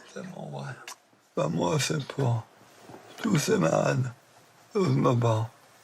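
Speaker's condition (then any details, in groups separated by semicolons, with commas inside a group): Maladie de Charcot (ALS); all muscles progressively paralysed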